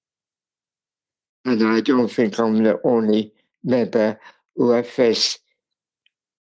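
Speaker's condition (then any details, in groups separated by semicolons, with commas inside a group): Cerebral palsy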